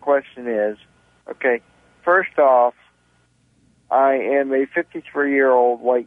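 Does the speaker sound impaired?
Yes: cerebral palsy; wheelchair user, one good left hand, right hand virtually non-functional.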